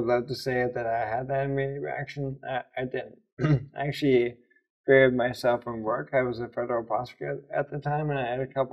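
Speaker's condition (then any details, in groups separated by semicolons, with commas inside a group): ALS; voice and hands affected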